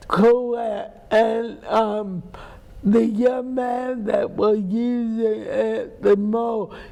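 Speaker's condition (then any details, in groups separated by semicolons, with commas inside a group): Cerebral palsy; speech impairment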